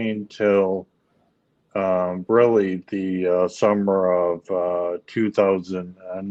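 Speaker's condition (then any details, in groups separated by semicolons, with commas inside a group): ALS; speech issues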